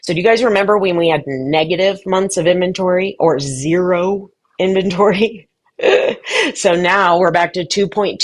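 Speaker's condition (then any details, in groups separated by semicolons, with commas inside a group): No condition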